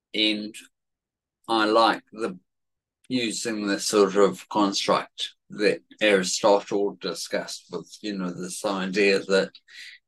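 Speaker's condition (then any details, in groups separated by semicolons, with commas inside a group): Cerebellar atrophy; said to be genetic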